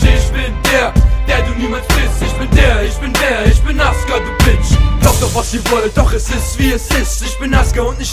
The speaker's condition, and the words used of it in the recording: No condition.